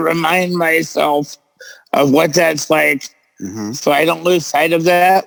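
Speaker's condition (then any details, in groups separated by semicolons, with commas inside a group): Cerebral palsy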